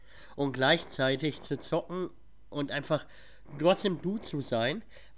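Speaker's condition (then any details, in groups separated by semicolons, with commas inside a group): Cleft palate; has a cold at recording; cleft palate audible in speech, plus cold at recording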